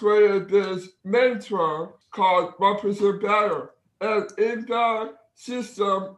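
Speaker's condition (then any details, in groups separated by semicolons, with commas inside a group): Down syndrome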